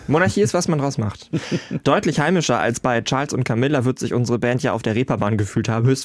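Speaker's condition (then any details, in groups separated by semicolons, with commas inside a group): No condition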